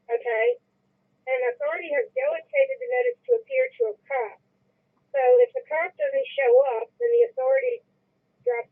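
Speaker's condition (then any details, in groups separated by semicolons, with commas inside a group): No condition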